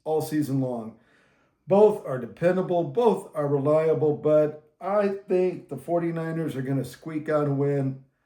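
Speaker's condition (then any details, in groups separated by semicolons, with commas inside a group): No condition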